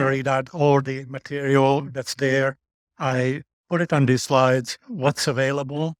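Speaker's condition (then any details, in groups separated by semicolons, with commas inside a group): No condition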